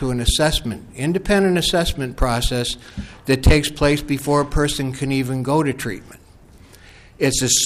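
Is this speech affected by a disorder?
No.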